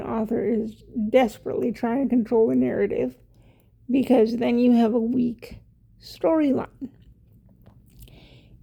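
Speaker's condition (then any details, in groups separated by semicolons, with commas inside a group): Cerebral palsy; wheelchair user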